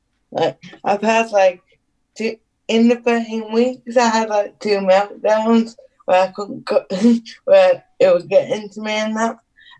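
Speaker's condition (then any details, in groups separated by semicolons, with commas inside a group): Cerebral palsy; needs adapted housing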